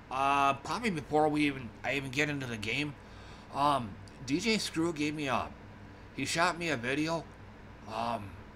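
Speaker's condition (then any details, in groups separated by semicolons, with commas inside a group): No condition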